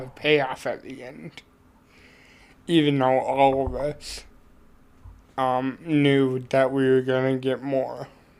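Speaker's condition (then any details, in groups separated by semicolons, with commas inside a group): Cerebral palsy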